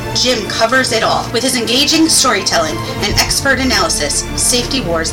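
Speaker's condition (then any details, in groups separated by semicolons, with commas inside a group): No condition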